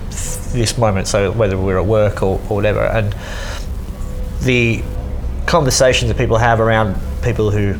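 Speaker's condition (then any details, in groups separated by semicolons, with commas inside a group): Cleft lip and palate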